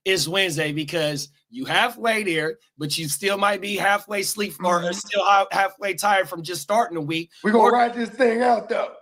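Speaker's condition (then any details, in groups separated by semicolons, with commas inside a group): No condition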